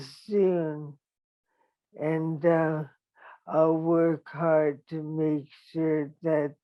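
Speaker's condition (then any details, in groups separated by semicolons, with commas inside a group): ALS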